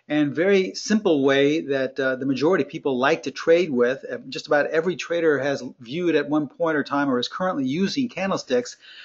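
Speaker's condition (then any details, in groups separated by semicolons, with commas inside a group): No condition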